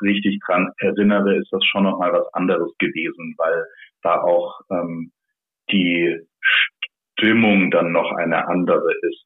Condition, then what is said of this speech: Stuttering. Es weniger schlimm ist, dass ich aber ähm, das mit viel Konzentration ganz gut steuern kann und dass es dann ähm, relativ gut beherrschbar ist.